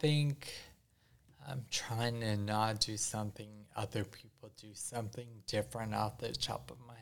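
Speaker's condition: Ataxia after strokes, mild; ataxia with uncoordinated movements and weakness after four strokes

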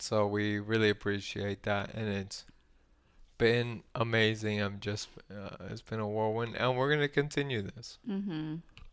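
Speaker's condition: ALS; ALS diagnosed at 35

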